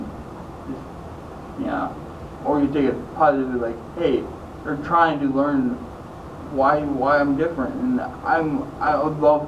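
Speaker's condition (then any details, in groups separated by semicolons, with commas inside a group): Traumatic brain injury; caused by snowmobile collision with truck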